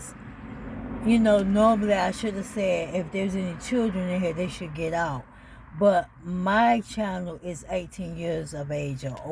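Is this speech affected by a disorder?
Yes: ALS.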